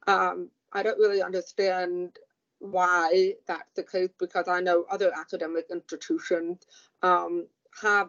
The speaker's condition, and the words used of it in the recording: Deafness. So I had to learn how to lip read, how to speak again, and how to walk again.